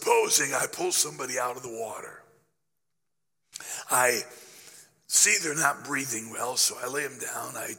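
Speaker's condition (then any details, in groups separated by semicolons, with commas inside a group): Laryngeal cancer after radiation, growth on voice box treated with radiation and chemotherapy; apologizes for listener discomfort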